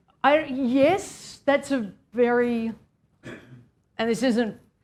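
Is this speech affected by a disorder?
No.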